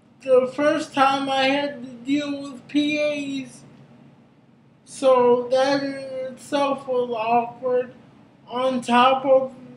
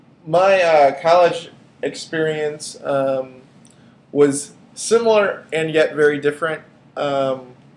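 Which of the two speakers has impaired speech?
The first: cerebral palsy; brain injury.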